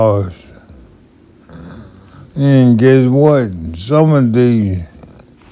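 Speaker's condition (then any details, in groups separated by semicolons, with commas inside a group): Multiple sclerosis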